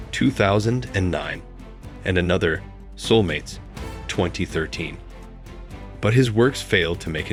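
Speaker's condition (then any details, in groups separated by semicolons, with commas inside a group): No condition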